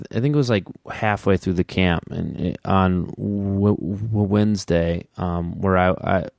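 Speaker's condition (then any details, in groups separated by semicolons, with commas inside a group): Stuttering; past periods of heavy struggle, now less of a barrier; tightening during blocks, struggle in technical talk, can modify stutter; prolonged sounds, blocks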